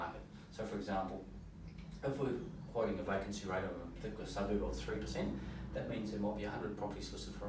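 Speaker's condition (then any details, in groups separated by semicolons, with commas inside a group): No condition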